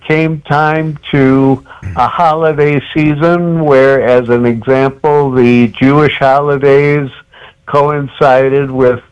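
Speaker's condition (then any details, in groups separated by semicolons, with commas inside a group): Cerebral palsy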